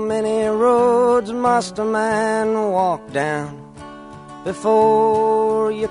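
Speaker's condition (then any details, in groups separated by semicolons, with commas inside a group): No condition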